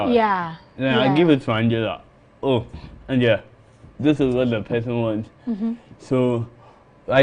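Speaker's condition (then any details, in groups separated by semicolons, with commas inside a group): Cerebral palsy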